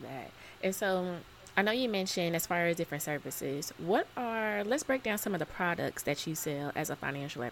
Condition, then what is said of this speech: None; typical speech.